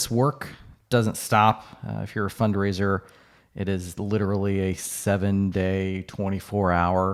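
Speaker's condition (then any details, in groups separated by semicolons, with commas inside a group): No condition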